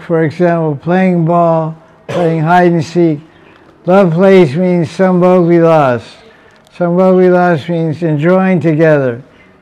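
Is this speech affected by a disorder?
Yes: deafness; asks audience whether heard.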